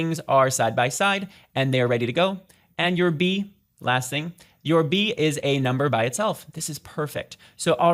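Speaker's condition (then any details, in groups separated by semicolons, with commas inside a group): No condition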